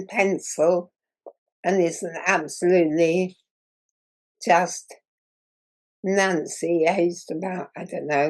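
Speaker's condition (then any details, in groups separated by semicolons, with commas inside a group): Muscular dystrophy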